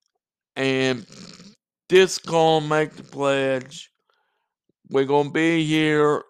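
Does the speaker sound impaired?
Yes: cerebral palsy and muscular dystrophy; onset at three months old after an illness, born typical, present since childhood.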